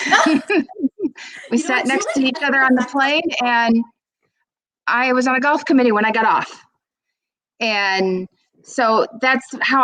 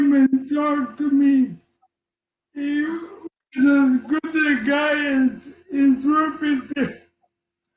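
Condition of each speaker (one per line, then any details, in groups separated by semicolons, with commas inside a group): No condition
ALS; about one year since diagnosis, clinical trial, difficulty transferring chairs; voice affected, sometimes hard to understand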